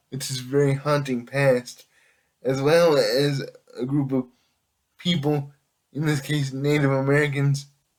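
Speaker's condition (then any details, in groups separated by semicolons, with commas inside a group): Cerebral palsy; able to speak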